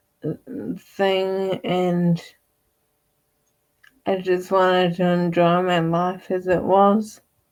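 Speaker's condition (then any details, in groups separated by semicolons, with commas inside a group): Friedreich's ataxia; gets winded, speaking sometimes difficult, weak voice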